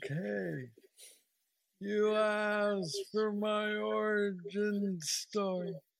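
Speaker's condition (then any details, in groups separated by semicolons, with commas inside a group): Parkinson's disease; no plateau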